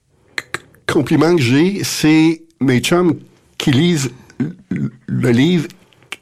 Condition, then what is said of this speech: Stuttering. Il y a effectivement un mur à traverser à chaque fois.